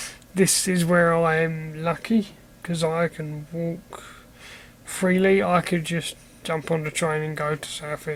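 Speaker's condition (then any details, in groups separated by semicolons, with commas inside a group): Cerebral palsy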